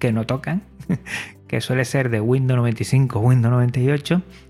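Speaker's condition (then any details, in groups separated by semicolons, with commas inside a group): No condition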